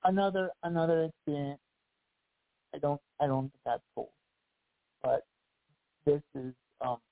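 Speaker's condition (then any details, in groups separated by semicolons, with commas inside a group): Cerebral palsy; daily walking practice down block and back set by father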